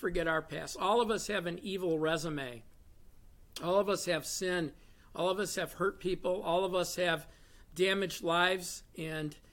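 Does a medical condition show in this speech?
No.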